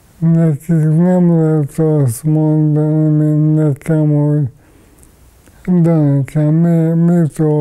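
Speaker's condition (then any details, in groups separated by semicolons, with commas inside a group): ALS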